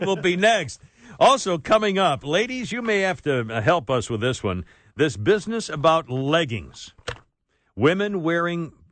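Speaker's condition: No condition

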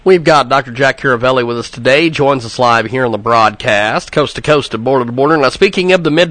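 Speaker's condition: No condition

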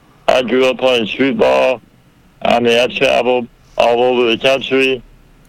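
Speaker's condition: Muscular dystrophy; rare form, about 500 people affected, present from birth, not expected to live past age one; age 30

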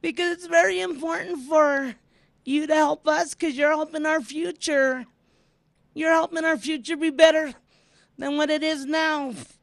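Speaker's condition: Cerebral palsy; very stiff, can hardly move fingers and hands unaided, friend helps write poems every Wednesday; deep voice

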